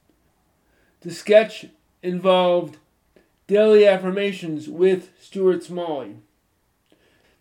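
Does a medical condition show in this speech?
Yes: cerebral palsy; walks with crutches.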